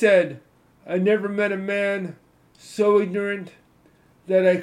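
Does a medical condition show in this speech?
Yes: cerebral palsy; cerebral palsy since childhood, walks with crutches.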